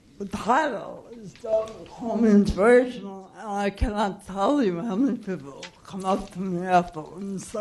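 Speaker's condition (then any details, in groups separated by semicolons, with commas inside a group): Cerebral palsy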